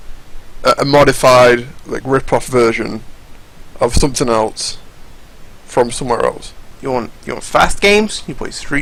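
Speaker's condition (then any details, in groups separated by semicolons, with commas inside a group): No condition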